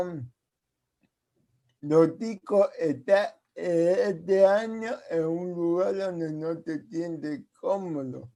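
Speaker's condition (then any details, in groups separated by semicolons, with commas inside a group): Cerebral palsy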